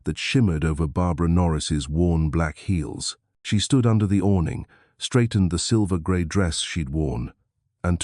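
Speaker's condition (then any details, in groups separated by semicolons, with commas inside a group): No condition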